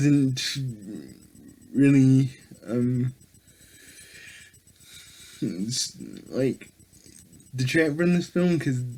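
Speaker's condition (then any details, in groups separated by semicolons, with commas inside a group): Cerebral palsy; affects all muscles; able to speak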